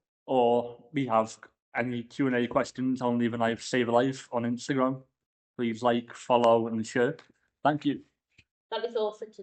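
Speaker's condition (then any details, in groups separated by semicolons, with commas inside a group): No condition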